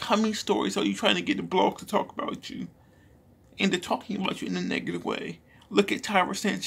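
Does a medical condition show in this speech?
Yes: cerebral palsy; speech is not the best.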